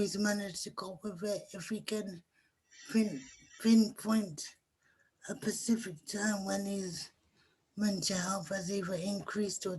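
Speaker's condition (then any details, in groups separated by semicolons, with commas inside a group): Cerebral palsy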